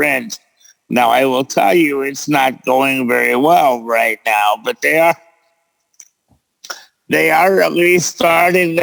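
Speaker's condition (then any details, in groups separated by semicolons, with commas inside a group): Cerebral palsy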